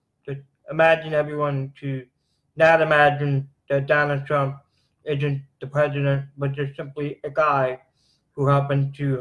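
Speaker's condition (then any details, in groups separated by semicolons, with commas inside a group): Cerebral palsy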